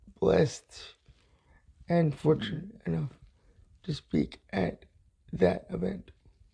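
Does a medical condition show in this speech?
Yes: cerebral palsy.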